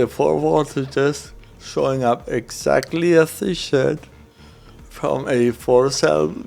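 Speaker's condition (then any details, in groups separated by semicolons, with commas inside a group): Cerebral palsy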